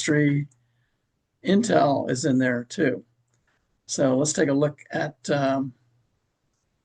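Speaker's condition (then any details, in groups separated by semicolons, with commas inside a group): No condition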